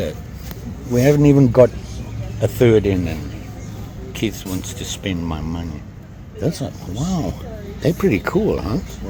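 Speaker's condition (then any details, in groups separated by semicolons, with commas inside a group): No condition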